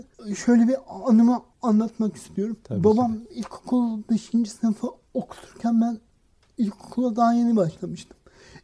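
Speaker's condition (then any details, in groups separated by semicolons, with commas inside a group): Cerebral palsy; from birth, no speech or walking until age 6, misdiagnosed intellectual disability at age 5; school speech difficulty, reading not fluent, practised reading aloud before mirror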